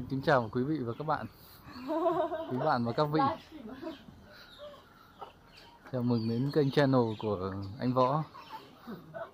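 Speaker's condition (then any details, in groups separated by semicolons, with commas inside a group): No condition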